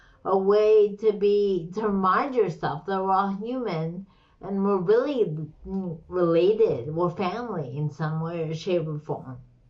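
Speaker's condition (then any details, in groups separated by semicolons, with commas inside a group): Slurred speech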